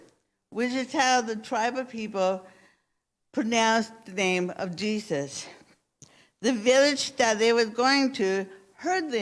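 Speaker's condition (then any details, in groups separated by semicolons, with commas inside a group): Cerebral palsy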